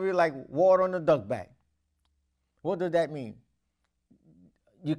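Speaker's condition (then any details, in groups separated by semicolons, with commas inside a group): No condition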